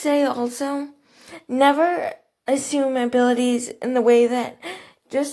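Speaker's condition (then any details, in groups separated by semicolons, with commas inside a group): Cerebral palsy; quadriplegia, all four limbs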